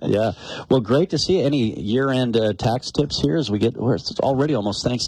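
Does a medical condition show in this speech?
No.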